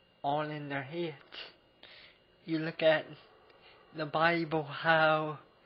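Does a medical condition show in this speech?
Yes: cerebral palsy.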